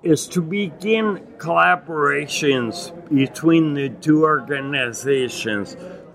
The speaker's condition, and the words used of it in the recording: Ataxia. When I speak, it feels like an elephant is on top of my chest.